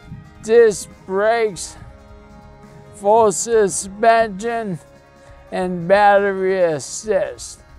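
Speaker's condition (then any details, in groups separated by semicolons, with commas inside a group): Primary lateral sclerosis; affects balance and movement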